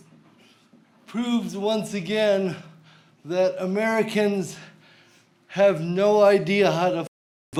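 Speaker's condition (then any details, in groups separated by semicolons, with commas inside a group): Cerebral palsy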